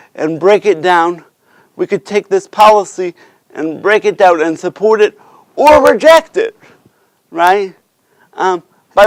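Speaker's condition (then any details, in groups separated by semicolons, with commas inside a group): Cerebral palsy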